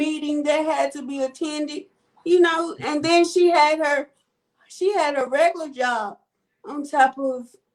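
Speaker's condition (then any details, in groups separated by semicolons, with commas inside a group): Cerebral palsy; quadriplegic type, all four limbs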